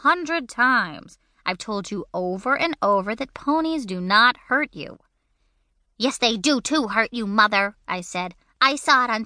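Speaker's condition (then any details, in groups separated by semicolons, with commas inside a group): No condition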